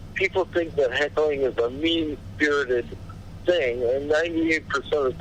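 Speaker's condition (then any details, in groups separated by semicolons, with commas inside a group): Cerebral palsy; body deteriorating with age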